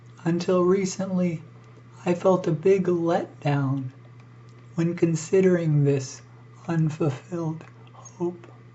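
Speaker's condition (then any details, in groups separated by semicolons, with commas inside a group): ALS; struggles to breathe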